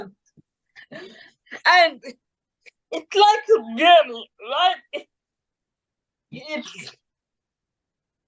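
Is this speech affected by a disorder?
Yes: cerebral palsy; predicted unlikely to talk, early speech therapy improved speaking.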